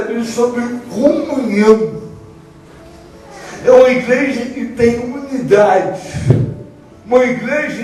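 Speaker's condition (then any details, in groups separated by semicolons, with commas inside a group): Cerebral palsy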